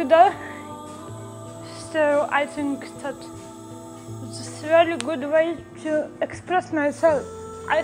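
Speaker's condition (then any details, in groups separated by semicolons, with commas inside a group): Cerebral palsy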